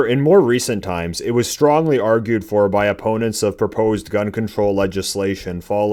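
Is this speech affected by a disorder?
No.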